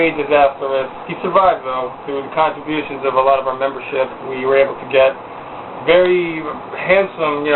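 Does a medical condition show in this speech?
No.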